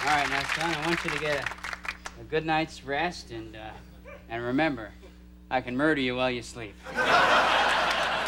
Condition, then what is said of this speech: No condition.